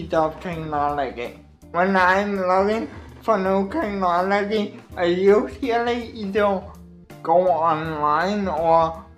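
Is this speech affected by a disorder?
Yes: cerebral palsy; wheelchair user.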